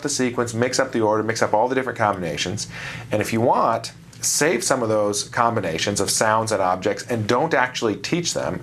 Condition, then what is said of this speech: No condition.